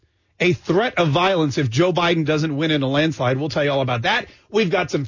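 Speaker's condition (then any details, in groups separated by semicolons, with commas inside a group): No condition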